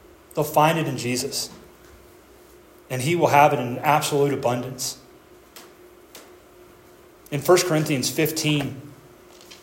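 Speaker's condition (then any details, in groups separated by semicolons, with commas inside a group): No condition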